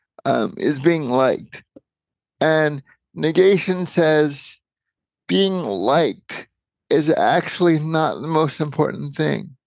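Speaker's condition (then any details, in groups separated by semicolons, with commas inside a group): Cerebral palsy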